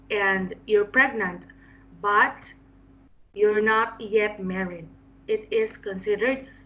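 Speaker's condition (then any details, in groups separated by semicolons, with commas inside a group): No condition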